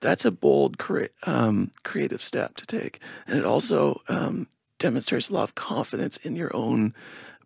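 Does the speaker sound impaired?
Yes: spasmodic dysphonia; speaks in higher pinched tone to reliably get words out.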